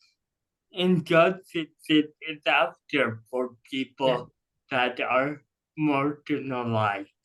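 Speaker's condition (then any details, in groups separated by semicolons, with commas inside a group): Cerebral palsy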